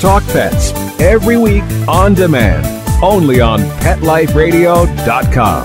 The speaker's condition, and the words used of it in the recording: No condition.